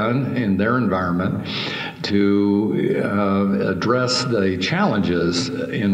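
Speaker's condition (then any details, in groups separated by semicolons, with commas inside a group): No condition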